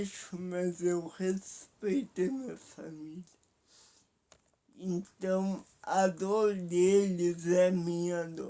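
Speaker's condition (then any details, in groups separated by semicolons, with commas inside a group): Paralysis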